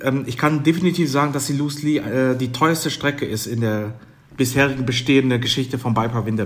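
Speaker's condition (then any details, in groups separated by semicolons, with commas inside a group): No condition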